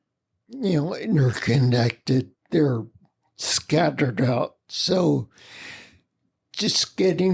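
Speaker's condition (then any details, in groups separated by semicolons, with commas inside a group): Spinocerebellar ataxia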